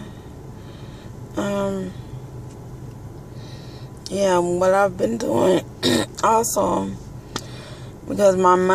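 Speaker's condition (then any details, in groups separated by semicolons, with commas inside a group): Brain injury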